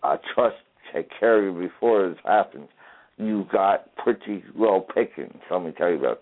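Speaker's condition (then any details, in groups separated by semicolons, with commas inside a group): Traumatic brain injury; at least 20 years since injury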